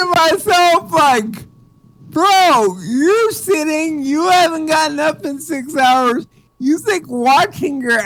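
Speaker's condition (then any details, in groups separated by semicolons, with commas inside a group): Cerebral palsy; speech sounds drunk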